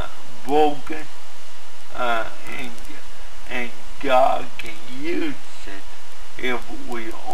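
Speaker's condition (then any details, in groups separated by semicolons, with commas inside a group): Cerebral palsy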